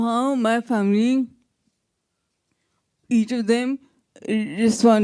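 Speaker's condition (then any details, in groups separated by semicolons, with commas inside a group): Traumatic brain injury, severe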